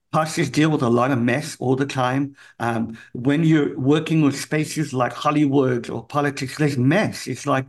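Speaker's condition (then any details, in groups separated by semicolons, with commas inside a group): Cleft palate; severe speech impediment as a kid, cleft palate impacts ability to speak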